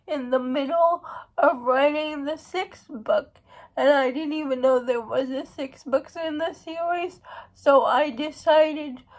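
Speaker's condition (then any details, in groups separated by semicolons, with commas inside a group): Cerebral palsy; uses wheelchair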